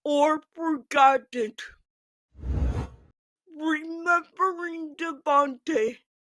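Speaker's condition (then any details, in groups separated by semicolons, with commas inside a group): Physical speech impairment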